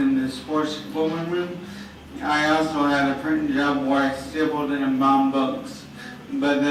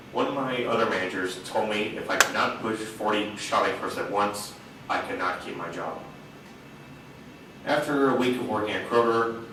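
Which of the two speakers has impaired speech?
The first: traumatic brain injury; hit while cycling.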